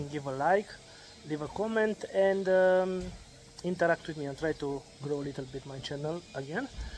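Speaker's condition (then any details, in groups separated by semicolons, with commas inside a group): No condition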